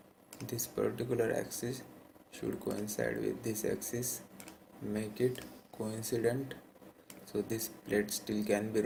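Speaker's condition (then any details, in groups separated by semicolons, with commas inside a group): No condition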